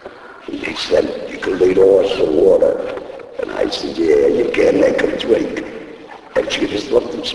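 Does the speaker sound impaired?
Yes: laryngectomy; voice box removed by operation, device placed in throat, voice first lost at racetrack; still talking after voice box removal; speaks using device in throat, needs thumb to talk.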